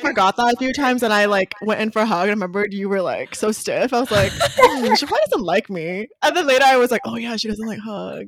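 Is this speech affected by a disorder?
No.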